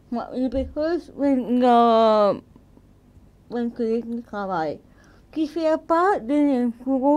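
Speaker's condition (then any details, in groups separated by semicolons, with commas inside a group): Cerebral palsy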